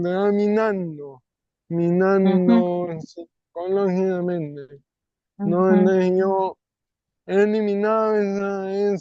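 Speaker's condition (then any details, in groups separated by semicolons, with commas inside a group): ALS; non-bulbar form; over 3 years since onset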